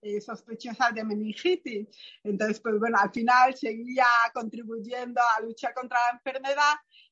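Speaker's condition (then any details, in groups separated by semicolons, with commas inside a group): Profound bilateral hearing loss, post-meningitis profound bilateral sensorineural hearing loss; profound bilateral hearing loss from meningitis at four, cochlear implant at 30, earlier limited hearing aid; flat audiogram, hears nothing without implant, other ear unusable, second implant planned at Sierga, masks hinder; speech surprises people given deafness, childhood speech therapy abroad, relies on lip reading and facial gestures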